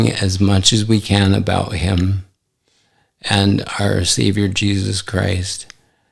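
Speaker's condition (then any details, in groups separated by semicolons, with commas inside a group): ALS; affects hand function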